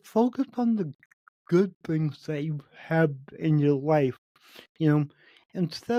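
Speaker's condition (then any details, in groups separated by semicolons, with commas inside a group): Cerebral palsy; speech improving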